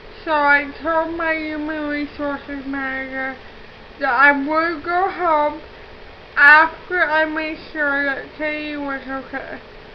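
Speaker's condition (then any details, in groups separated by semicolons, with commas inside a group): Cerebral palsy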